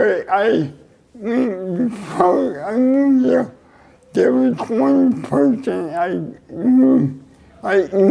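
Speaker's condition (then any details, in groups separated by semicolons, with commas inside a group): Cerebral palsy; neck surgery went badly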